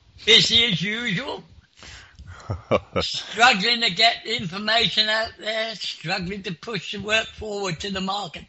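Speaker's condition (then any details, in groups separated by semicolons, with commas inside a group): Clinically deaf; clinically deaf since school age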